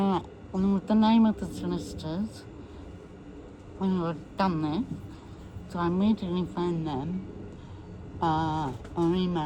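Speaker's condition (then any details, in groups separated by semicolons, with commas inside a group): MND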